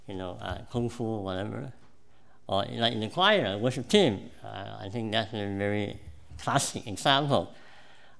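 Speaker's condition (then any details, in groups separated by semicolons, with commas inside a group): Cleft palate; congenital cleft palate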